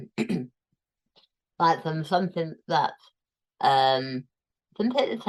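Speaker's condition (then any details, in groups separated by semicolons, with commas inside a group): Tongue cancer, tongue removed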